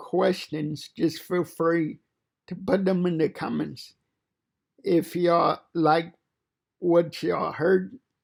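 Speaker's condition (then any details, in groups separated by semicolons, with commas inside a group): Cerebral palsy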